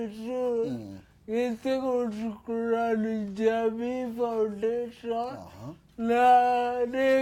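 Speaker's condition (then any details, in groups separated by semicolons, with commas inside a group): Cerebral palsy; brain damage, affects walking and speaking; speaks slowly, speaking effortful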